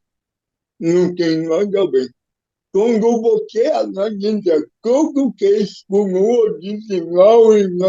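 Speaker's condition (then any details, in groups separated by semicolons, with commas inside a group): Cerebral palsy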